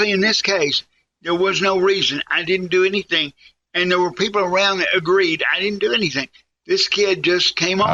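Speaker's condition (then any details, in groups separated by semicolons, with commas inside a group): Cerebral palsy; can still talk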